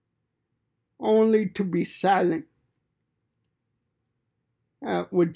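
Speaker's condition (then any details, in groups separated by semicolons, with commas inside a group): Cerebral palsy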